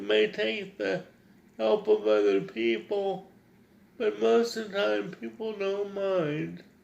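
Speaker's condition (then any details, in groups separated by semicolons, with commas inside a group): Cerebral palsy; wants clearer, more precise speech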